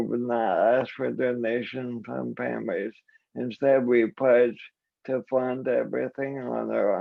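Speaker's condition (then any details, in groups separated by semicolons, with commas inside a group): ALS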